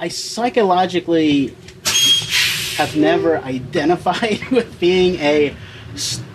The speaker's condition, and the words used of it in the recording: Stuttering. I'm not trying to hide it, and I'm not trying to not stutter, and I like it a lot more than I had been living